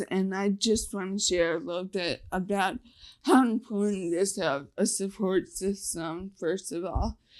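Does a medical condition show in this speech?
Yes: facial paralysis (nf2-swn).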